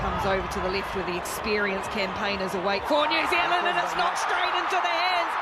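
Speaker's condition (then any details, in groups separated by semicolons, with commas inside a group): No condition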